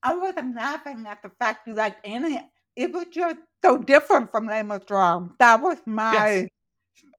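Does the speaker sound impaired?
Yes: profoundly deaf, congenital; wears hearing aids.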